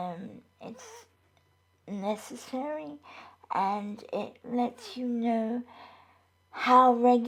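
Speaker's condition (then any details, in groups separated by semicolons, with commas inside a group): Cerebral palsy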